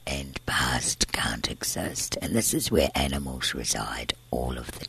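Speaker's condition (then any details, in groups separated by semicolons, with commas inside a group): Tracheostomy and scarred vocal cord, laryngeal cysts, surgical vocal cord scarring; tracheostomy 3 weeks to 15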